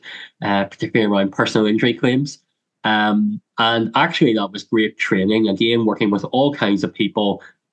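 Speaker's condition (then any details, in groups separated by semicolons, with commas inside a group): Cleft lip and palate; congenital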